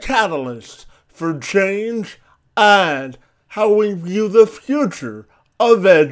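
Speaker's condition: Cerebral palsy; cerebral palsy present from birth

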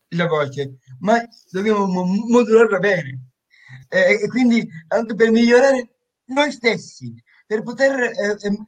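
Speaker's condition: Stuttering; ongoing online speech therapy via Skype with a speech therapist, long-term, with another young man; stutters too much, working on voice to sound smoother in scripts and monologues; repeated sounds

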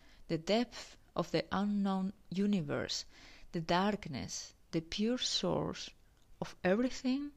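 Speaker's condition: No condition

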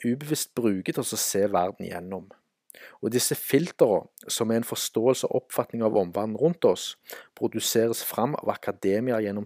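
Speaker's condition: No condition

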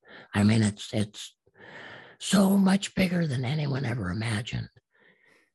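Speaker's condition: Absent vocal cords; speech therapist saw no hope

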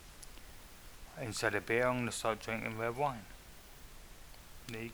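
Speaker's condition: Multiple sclerosis; no medication for first 10 years, relatively stable then, hospitalised about 2 years ago; eyes struggling today, reading slowly, denies fatigue as such; may be starting to slur words, slowed reading pace

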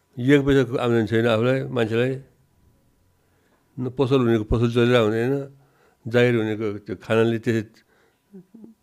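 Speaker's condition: Parkinson's disease; gait trouble, arm knocking waist, spotted by Dr Basanta Pant, DBS advised by Dr Takaomi Taira

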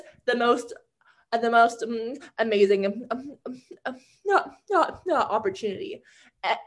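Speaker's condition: Stuttering; stuttering onset around age six, childhood speech therapy, speech therapist Lauren from age ten; Lauren's therapy gave tools to speak confidently with stutter, not elimination, unlike earlier fixing-model therapists; fluency varies day to day, some days perfectly fluent, others persistent stuttering, communication difficult at times; repeated sounds

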